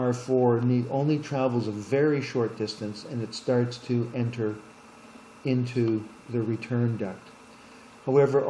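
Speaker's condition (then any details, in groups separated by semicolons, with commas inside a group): No condition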